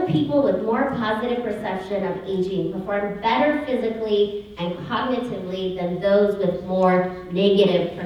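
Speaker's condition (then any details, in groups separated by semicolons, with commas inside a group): No condition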